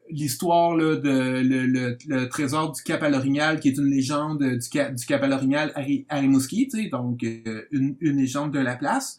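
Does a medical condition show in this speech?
Yes: stuttering; stuttering since birth, described as genetic, present while growing up; working on stuttering through acceptance and normalization, member of Association Bégaiement Communication (ABC); stutters less as acceptance and understanding grow, better control of stuttering; here repeated sounds, repeated words.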